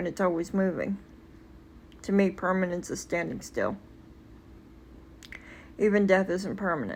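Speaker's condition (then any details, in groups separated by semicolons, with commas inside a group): Cerebral palsy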